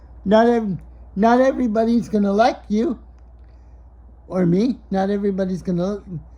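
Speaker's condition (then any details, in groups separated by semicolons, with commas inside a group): Cerebral palsy; brain damage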